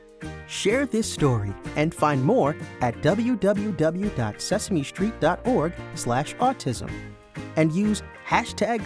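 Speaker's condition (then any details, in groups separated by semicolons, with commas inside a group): No condition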